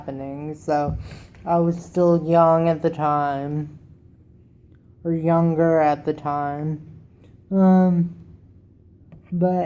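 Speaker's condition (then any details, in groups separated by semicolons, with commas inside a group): Cerebral palsy; wheelchair user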